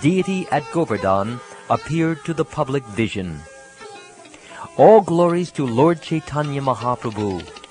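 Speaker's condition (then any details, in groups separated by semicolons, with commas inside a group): No condition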